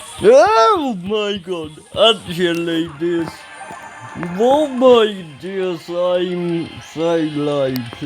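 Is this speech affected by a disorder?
Yes: ataxia; speech recently worse.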